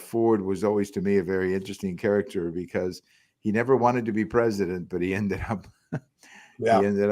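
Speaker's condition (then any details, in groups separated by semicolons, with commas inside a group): No condition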